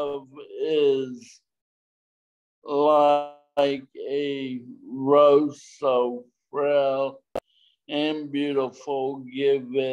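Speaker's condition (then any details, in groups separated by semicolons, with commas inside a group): Traumatic brain injury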